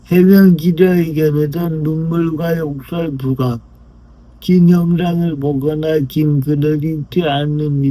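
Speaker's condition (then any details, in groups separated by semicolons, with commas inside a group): Brain lesion disability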